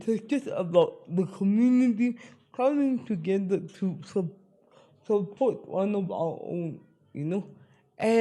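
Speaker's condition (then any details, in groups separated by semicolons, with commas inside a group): Spastic cerebral palsy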